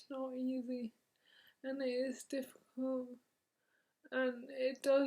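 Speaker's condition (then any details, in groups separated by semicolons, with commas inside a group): Motor neurone disease; onset in left hand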